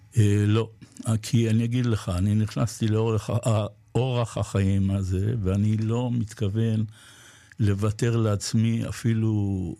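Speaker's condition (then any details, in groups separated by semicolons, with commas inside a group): Parkinson's disease; diagnosed after two road accidents ten months apart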